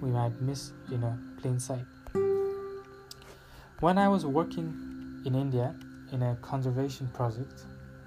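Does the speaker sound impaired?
No.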